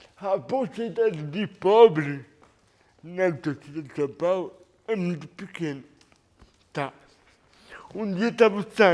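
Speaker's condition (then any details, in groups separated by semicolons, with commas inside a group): Cerebral palsy; lack of oxygen at birth, premature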